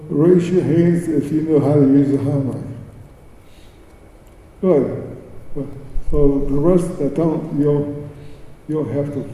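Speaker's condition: Cerebral palsy; speech

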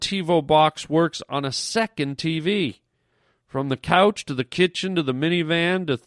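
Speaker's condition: No condition

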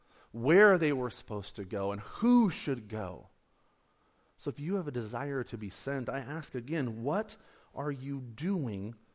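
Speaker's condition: No condition

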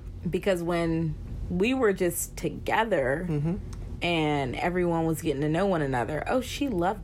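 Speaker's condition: No condition

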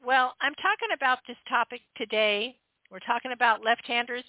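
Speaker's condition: No condition

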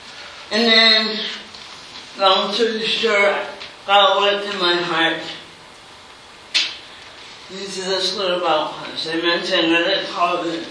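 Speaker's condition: Cerebral palsy

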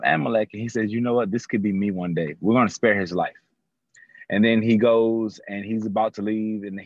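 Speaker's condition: No condition

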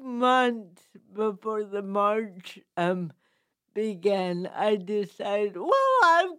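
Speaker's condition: Cerebral palsy with speech impediment; speaks and moves strangely

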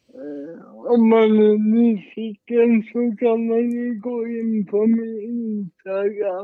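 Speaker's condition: Cerebral palsy, mild

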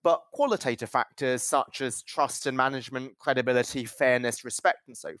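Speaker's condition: No condition

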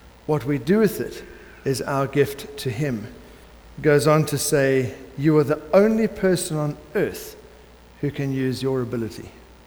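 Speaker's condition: No condition

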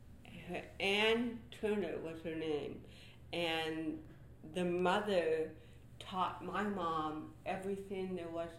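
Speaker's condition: Cerebral palsy; athetoid type, born 3 months premature after mother's fall, diagnosed at 18 months at UCLA; visible involuntary athetoid movement

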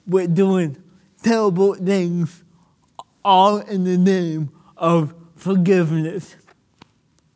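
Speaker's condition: Cerebral palsy; birth oxygen loss

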